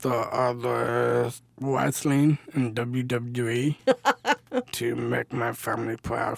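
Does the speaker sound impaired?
Yes: Down syndrome; adult; one word misheard by listener, repeated to clarify.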